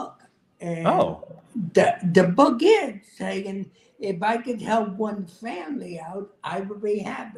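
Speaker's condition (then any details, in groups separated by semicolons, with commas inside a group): Cerebral palsy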